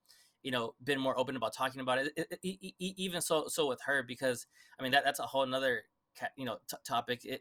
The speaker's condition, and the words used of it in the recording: Stuttering. But most of my younger life, I remember growing up and still now, most of the time, it's just I can't even start the sentence.